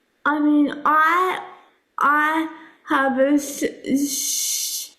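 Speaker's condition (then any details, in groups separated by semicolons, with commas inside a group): Cerebral palsy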